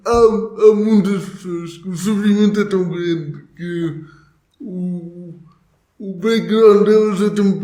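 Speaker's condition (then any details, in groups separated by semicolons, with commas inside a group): Cerebral palsy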